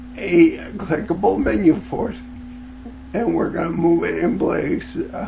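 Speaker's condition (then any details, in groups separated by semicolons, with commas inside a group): Cerebellar ataxia from brain tumour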